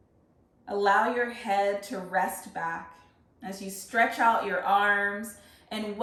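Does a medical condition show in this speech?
No.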